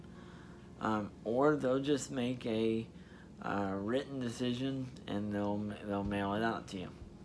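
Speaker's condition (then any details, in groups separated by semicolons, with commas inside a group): Spastic diplegia cerebral palsy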